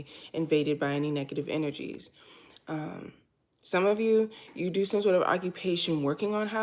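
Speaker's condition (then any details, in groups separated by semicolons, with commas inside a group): No condition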